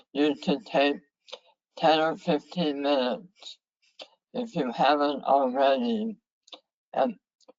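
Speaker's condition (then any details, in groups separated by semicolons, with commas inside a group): Head and neck cancer; survivor; severe dysphagia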